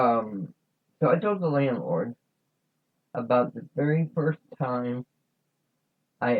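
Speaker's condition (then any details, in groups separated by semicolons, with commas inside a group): Cerebral palsy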